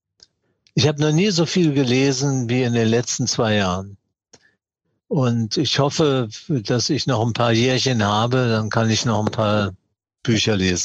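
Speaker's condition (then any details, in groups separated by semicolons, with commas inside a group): Parkinson's disease; trembling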